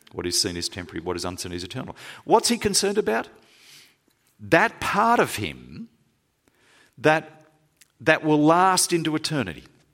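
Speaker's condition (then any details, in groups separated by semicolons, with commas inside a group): No condition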